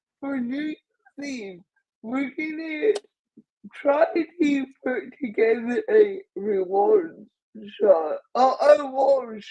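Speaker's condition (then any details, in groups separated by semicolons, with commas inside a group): Cerebral palsy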